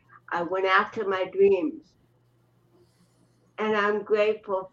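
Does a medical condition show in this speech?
Yes: cerebral palsy; cerebral palsy present from birth, has used crutches.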